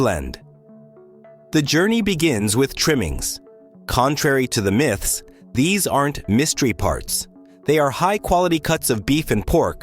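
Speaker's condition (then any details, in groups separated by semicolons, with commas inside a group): No condition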